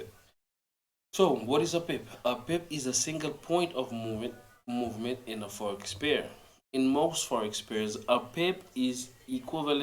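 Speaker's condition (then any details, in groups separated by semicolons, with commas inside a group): No condition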